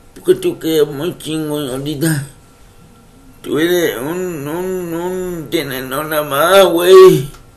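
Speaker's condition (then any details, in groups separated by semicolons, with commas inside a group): Cerebral palsy; speech affected by condition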